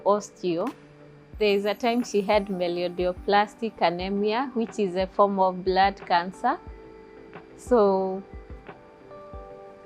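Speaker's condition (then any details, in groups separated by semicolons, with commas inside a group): No condition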